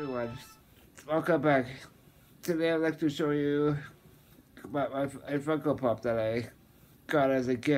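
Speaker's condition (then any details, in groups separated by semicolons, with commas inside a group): Muscular dystrophy, Duchenne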